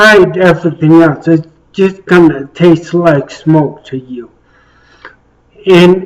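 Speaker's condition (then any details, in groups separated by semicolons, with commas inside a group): Traumatic brain injury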